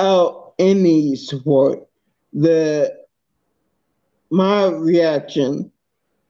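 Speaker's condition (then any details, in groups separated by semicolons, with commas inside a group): Multiple sclerosis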